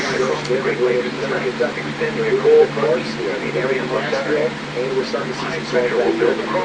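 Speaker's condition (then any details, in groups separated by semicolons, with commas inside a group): No condition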